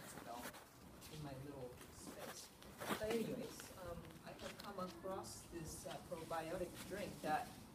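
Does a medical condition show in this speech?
No.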